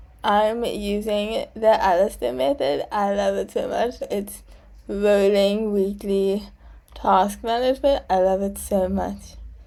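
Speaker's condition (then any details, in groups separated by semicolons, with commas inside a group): Cerebral palsy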